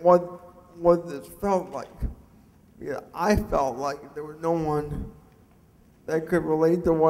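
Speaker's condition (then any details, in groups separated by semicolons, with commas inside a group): Cerebral palsy; mixed quadriplegic type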